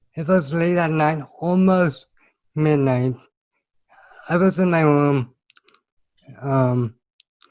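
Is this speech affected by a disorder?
Yes: cerebral palsy.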